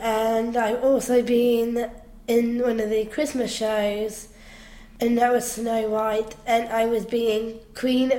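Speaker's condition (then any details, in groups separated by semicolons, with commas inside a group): Down syndrome; down syndrome since birth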